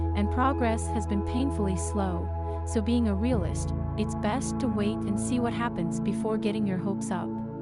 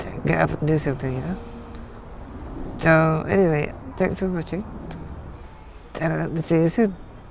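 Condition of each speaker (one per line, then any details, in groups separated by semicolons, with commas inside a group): No condition
Duchenne muscular dystrophy; genetic, progressive muscle weakness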